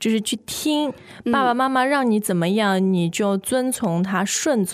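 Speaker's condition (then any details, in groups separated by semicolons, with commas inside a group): No condition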